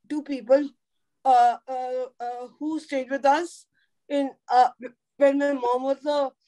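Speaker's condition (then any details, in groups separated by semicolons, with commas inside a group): Cerebral palsy; floppy limbs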